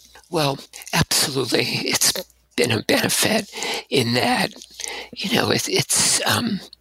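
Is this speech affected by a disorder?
Yes: abductor spasmodic dysphonia; onset Fresno State after voice loss shouting over music, student clinician therapy, two damaging surgeries; cords open involuntarily, much breathiness, staccato syllables, lengthened syllables give shaky tremor, focused speaking.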